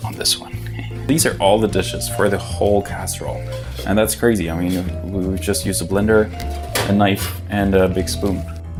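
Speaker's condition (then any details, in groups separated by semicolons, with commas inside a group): No condition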